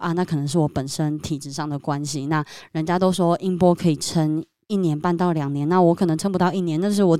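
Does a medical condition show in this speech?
Yes: cleft lip and palate; childhood submucous cleft palate, underbite, orthodontics, orthognathic surgery advancing upper, retracting lower jaw, health-insurance covered.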